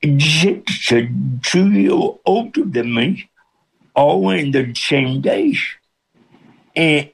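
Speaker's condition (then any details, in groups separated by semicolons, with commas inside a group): Cerebral palsy with speech impediment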